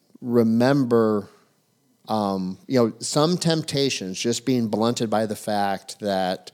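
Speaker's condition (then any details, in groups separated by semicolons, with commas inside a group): No condition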